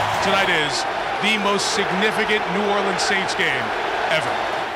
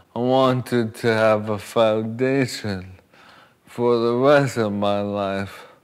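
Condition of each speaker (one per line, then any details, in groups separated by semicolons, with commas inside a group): No condition
ALS; wheelchair user; over one year since diagnosis, rapid progression; voice sounds ill, voice loss expected, voice banked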